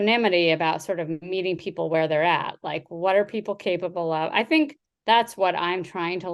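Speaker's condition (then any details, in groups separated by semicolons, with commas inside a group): No condition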